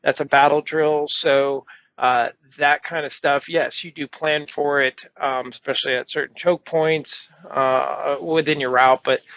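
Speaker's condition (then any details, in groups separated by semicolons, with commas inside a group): No condition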